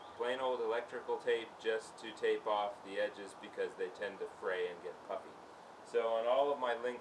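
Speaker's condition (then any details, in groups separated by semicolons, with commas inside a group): No condition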